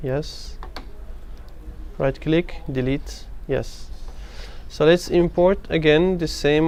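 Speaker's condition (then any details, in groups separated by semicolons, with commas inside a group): No condition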